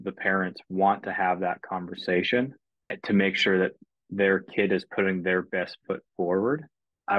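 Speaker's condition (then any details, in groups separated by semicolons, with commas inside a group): No condition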